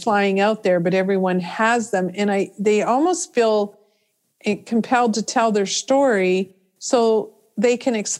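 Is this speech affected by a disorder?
No.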